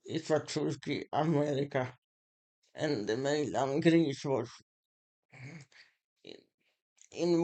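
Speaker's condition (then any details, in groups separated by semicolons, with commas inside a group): Muscular Parkinson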